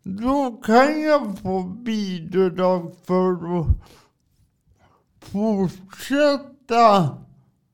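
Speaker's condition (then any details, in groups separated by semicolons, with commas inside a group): Cerebral palsy; adaptation applied for via Försäkringskassan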